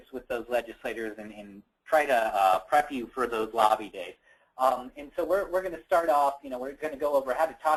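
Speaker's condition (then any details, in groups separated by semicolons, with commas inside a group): No condition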